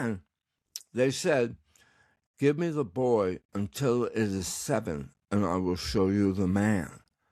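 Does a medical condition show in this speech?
Yes: tongue cancer; could not speak when paralyzed, expected to improve.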